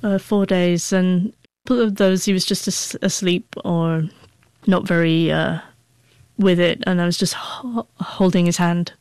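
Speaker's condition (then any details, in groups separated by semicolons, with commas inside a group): Stutter; neurological stutter, not psychological or nervousness, hidden about ten years by age 16; long-standing, speaks openly with stutter, joined British Stammering Association on Scatman John's advice; takes more time to speak, formerly hid stutter by speaking little, feared phone; repeated sounds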